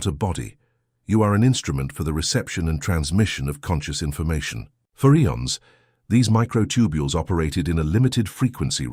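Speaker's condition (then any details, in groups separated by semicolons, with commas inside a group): No condition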